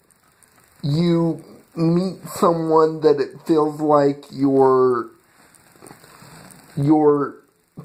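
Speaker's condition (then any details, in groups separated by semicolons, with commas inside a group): Cerebral palsy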